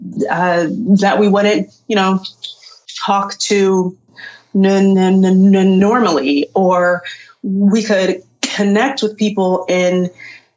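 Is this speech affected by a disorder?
Yes: stuttering; stuttering since around age 3, lifelong; avoided talking to avoid stuttering, avoided saying own name around 24-25, later took up public speaking; here repeated sounds, prolonged sounds.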